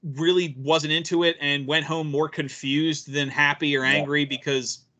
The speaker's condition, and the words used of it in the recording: None; typical speech.